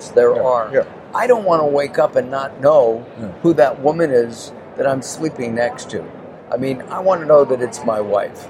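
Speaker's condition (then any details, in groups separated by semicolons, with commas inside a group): No condition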